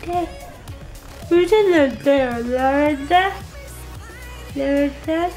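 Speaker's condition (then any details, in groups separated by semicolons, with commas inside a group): Cerebral palsy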